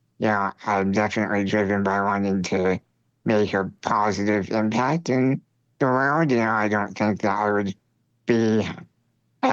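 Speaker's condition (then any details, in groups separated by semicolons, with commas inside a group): Spinal muscular atrophy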